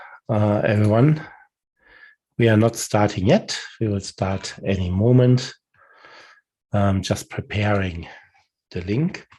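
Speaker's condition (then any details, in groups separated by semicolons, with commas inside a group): No condition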